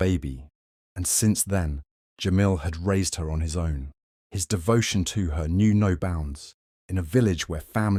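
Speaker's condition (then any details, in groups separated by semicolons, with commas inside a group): No condition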